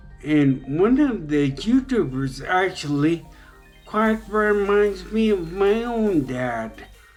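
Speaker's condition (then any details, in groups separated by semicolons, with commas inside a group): Traumatic brain injury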